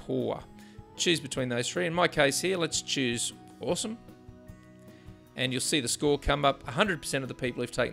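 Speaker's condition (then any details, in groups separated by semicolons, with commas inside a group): No condition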